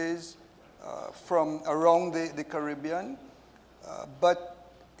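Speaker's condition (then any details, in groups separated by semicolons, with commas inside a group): No condition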